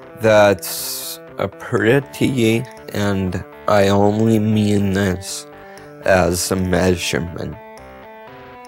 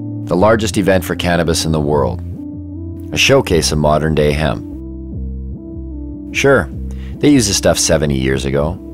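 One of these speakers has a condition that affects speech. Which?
The first: multiple sclerosis; severe shaking.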